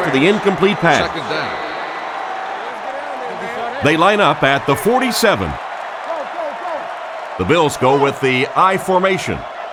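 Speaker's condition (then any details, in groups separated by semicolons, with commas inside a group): No condition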